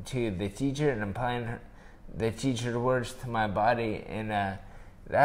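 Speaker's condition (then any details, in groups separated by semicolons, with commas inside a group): Traumatic brain injury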